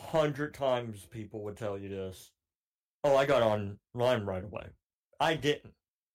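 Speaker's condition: Cleft palate; cleft palate since childhood

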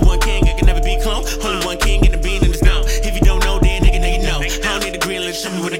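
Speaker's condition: No condition

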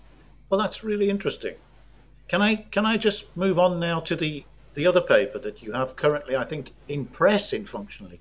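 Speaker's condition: No condition

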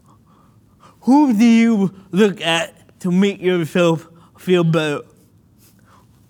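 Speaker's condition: Cerebral palsy; occupational therapy

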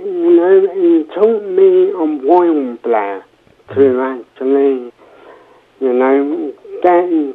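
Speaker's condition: Cerebral palsy, mild

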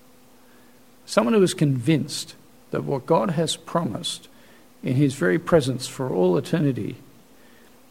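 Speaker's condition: No condition

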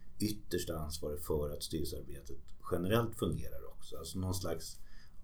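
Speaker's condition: No condition

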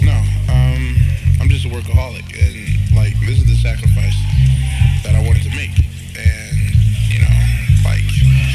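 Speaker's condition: No condition

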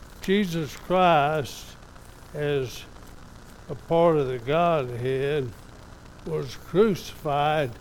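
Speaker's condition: ALS; somewhat affected, evident today

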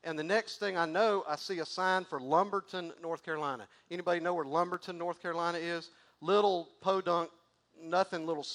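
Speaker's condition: No condition

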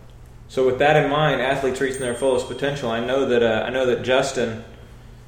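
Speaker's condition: No condition

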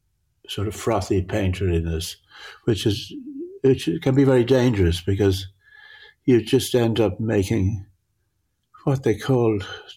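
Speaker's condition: Parkinson's; difficulty judging near and far

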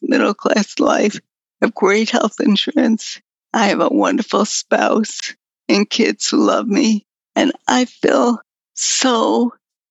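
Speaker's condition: Progressive multiple sclerosis; talking harder as disease progressed

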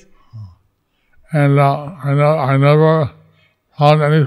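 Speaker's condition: Stroke with facial paralysis; stroke in 2008, left side of face paralyzed since, doctor said no chance of survival; unsure listeners can understand, own speech repeated by another speaker

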